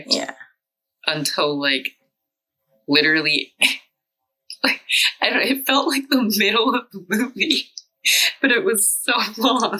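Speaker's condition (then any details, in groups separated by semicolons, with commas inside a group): No condition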